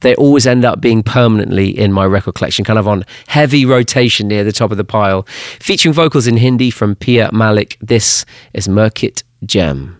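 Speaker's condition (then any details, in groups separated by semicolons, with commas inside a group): No condition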